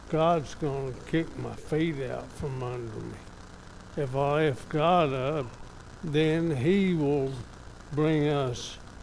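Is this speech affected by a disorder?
Yes: ALS; somewhat affected, evident today.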